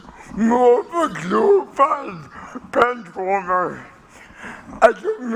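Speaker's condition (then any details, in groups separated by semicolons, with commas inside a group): Cerebral palsy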